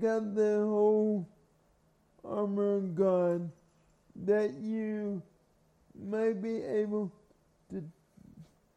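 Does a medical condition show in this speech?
Yes: cerebral palsy; from birth.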